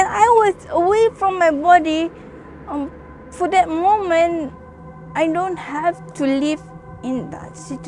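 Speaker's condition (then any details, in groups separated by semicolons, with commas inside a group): Cerebral palsy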